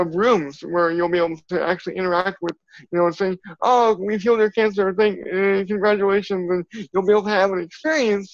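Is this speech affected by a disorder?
Yes: cerebral palsy; from birth.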